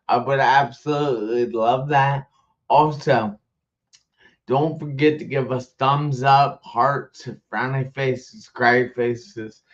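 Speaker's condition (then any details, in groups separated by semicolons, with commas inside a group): Traumatic brain injury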